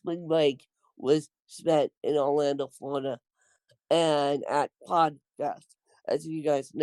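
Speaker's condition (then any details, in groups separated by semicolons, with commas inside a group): Cerebral palsy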